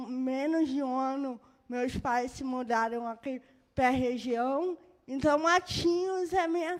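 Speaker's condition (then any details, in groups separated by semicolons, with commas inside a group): Cerebral palsy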